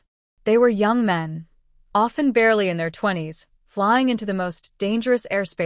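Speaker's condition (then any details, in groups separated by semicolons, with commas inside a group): No condition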